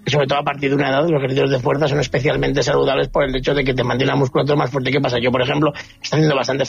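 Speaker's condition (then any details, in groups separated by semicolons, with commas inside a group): No condition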